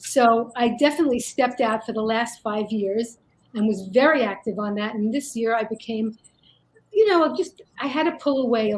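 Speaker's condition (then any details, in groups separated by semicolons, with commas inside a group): No condition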